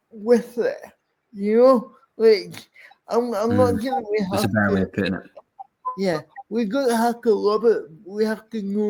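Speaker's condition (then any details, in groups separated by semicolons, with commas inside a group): Cerebral palsy; speech impairment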